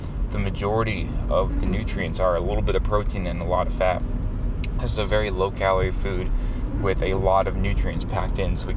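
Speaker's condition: No condition

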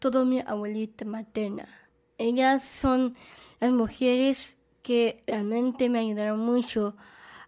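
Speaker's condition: Down syndrome; present from birth

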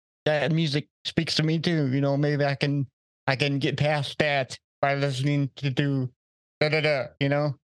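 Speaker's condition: Cerebral palsy, mild

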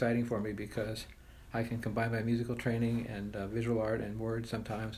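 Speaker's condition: Parkinson's disease

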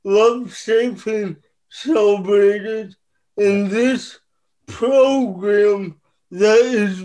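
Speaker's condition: Cerebral palsy; reported to make cerebral palsy stronger

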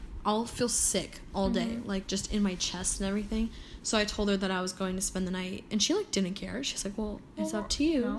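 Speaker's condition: No condition

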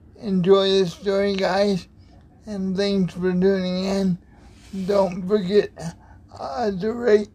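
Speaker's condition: Cerebral palsy

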